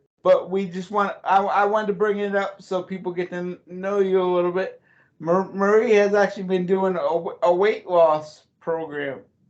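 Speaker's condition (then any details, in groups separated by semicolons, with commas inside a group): Cerebral palsy; voice goes up and down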